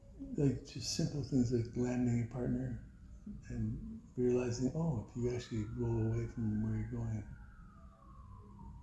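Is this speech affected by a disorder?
Yes: Parkinson's; voice weakened by Parkinson's, knee replaced after hardly walking, earlier taught from chair; teaches with lavalier microphone on belt, can move around a little; voice went with Parkinson's, can still whisper, formerly whisper carried and was heard.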